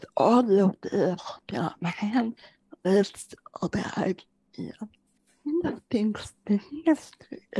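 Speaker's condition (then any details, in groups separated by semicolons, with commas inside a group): Generalized dystonia; generalized, leg weakness; worsens with anxiety, worse at recording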